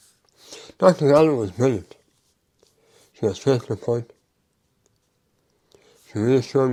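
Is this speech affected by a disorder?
Yes: mouth cancer.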